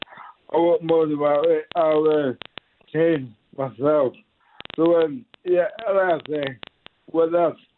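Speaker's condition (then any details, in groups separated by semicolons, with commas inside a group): Motor neuron disease; diagnosed about 3 years ago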